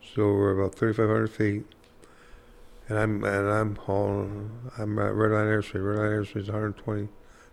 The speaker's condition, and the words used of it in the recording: Parkinson's disease. So I have a hard time walking, I have a hard time talking.